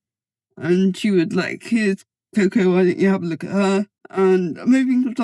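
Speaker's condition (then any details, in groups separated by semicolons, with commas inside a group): Cerebral palsy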